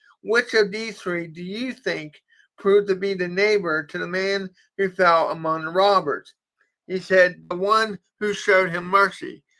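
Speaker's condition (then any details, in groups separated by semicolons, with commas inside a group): Cerebral palsy; from birth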